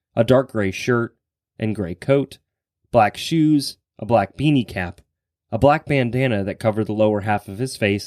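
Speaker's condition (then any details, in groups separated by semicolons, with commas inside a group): No condition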